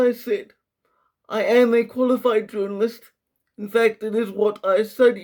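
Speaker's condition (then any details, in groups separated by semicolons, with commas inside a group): Quadriplegic cerebral palsy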